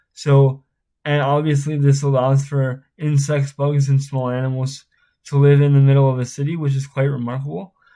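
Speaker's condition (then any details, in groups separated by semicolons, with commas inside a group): Spastic cerebral palsy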